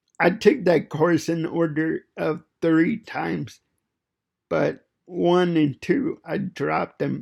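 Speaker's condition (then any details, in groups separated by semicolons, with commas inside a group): Cerebral palsy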